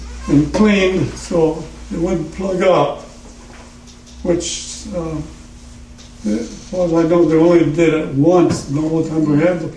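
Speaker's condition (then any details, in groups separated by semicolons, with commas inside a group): Parkinson's; trouble in the throat when speaking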